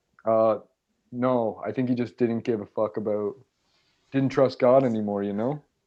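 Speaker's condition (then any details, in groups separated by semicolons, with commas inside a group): No condition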